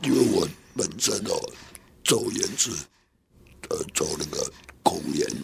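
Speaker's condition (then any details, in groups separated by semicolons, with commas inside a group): Total laryngectomy, esophageal speech; stage four hypopharyngeal cancer at 45, no vocal cords, smoked four packs daily; hoarse under two months before diagnosis, voiceless after surgery, now slow esophageal speech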